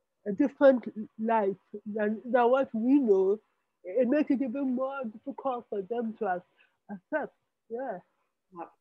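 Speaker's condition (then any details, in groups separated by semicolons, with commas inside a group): Spastic cerebral palsy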